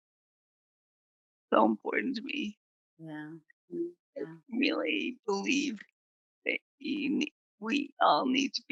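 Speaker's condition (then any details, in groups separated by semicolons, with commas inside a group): Multiple sclerosis; voice sometimes difficult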